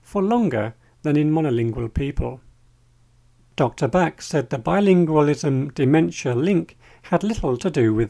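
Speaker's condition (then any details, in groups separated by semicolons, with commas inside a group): No condition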